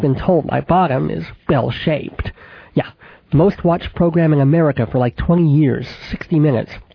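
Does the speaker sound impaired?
Yes: cleft palate with lisp, cleft lip and palate, mild; mild residual lisp, sibilant s, voice not especially nasal, childhood consonants formed via sinuses, back of throat.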